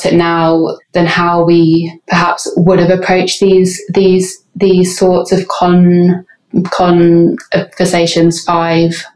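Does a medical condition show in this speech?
Yes: stammer; stammering left unedited in podcast, British Stammering Association no diversity without disfluency campaign; here repeated sounds, repeated words, prolonged sounds.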